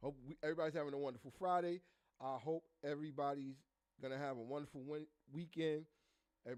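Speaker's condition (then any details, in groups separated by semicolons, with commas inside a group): No condition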